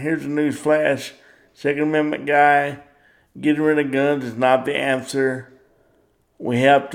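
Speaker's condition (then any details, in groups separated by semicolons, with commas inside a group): Cerebral palsy; power wheelchair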